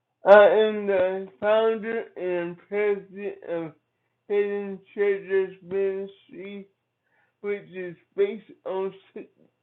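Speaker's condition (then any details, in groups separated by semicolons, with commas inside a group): Cerebral palsy; from birth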